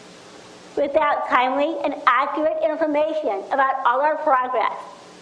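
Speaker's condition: Down syndrome; extra chromosome; speech problems

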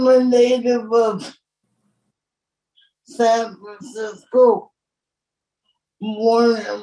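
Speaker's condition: Cerebral palsy; born very premature

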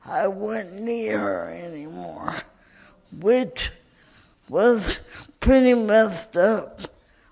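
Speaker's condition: Cerebral palsy; lives independently without 24-hour support

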